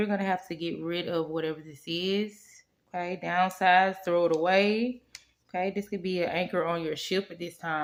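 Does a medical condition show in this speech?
No.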